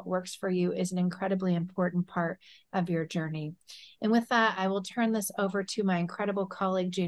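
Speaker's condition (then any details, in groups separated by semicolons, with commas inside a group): No condition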